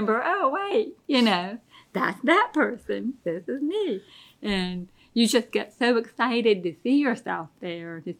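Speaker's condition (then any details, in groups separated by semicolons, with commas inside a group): Deafness; relies on hearing aids and lip reading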